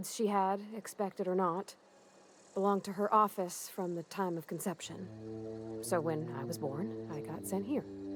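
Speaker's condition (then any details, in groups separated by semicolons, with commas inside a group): No condition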